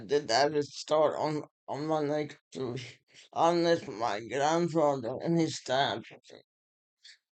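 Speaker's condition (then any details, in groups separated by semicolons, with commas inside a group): Muscular Parkinson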